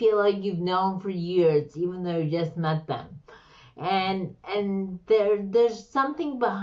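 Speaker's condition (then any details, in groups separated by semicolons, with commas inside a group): Slurred speech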